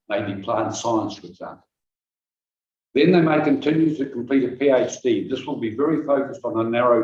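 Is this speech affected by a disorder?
No.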